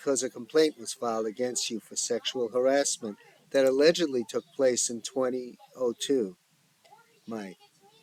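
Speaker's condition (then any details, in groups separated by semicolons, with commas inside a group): No condition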